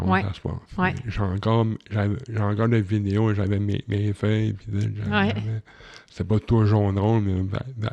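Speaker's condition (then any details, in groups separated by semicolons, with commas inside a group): Cerebral palsy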